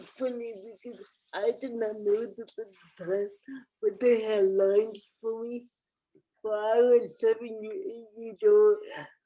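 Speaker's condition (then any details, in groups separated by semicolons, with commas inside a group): Cerebral palsy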